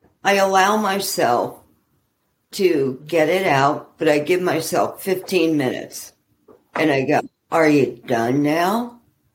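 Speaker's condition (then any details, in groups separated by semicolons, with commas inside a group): ALS; walking impaired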